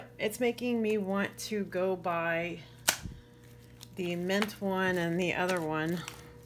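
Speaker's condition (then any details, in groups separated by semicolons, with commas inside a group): No condition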